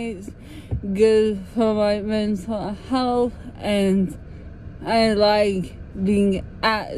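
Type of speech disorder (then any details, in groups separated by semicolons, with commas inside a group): Dysarthria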